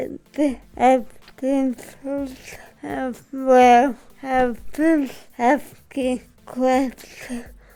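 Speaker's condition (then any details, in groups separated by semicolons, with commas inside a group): Cerebral palsy; from birth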